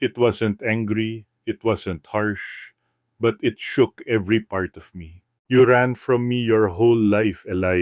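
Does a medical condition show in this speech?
No.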